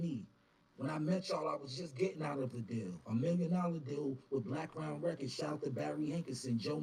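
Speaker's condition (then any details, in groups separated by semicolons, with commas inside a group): No condition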